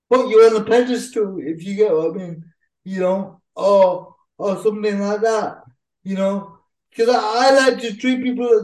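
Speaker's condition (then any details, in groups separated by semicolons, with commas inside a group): Cerebral palsy; uses a wheelchair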